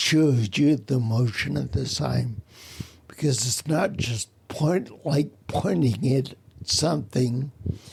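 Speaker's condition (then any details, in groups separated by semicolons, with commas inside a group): Spinocerebellar ataxia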